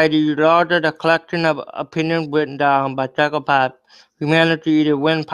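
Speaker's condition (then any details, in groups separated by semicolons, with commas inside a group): Cerebral palsy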